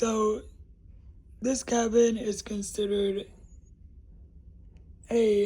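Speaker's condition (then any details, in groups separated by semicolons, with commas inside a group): Cerebral palsy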